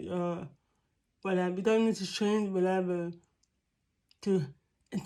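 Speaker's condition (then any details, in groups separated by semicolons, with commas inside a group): Cerebral palsy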